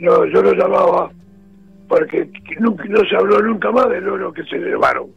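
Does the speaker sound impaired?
Yes: throat cancer, vocal cords removed; vocal cords surgically cut; about a year and a half since surgery, recovering.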